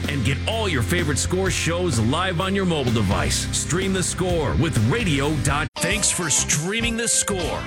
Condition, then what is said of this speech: None; typical speech.